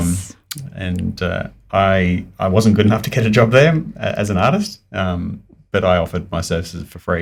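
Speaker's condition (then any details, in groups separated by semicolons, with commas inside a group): No condition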